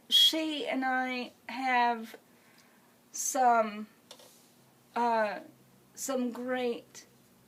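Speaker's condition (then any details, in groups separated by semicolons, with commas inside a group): Cerebral palsy; congenital, uses wheelchair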